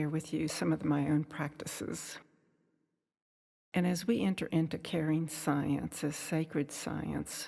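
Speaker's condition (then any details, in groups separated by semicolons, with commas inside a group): No condition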